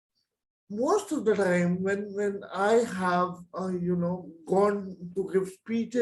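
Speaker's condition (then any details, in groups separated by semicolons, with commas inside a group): Cerebral palsy; present from birth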